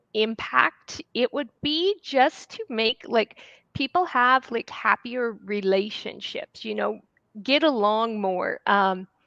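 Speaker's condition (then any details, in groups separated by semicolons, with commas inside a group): No condition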